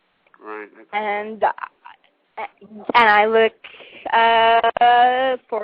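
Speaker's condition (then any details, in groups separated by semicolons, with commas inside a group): Cerebral palsy; stutters from speech muscle spasms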